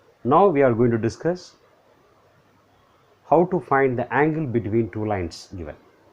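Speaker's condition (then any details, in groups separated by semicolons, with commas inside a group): No condition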